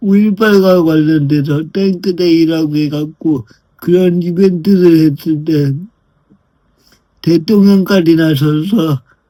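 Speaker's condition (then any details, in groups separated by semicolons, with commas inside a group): Brain lesion disability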